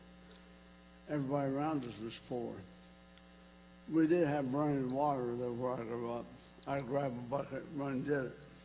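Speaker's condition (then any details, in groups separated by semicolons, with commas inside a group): ALS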